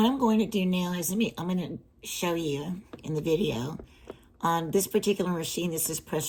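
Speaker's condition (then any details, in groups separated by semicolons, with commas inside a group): No condition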